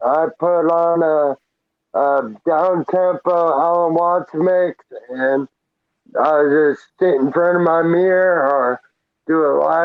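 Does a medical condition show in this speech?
Yes: traumatic brain injury.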